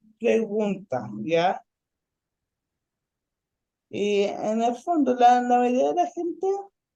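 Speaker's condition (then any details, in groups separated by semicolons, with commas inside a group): Ataxic cerebral palsy; ataxic form, caused by asphyxia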